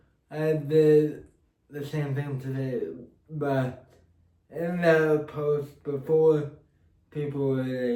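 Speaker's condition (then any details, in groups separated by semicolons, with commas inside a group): Cerebral palsy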